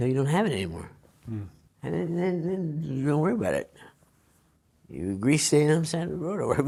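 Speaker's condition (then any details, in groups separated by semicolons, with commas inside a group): Parkinson's disease; young onset, began with finger tremor, tremors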